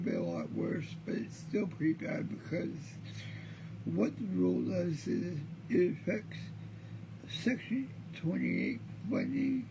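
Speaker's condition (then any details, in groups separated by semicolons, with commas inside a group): Cerebral palsy; present since birth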